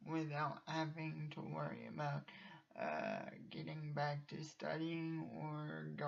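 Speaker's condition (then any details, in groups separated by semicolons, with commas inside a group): Cerebral palsy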